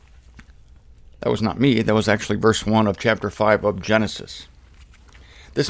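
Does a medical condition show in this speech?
No.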